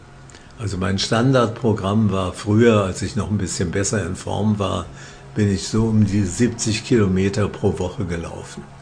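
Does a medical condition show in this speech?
Yes: Parkinson's disease; condition managed with medication, feels almost as if without Parkinson.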